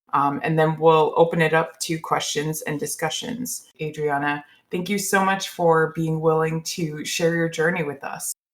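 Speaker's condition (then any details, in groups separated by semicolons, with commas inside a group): No condition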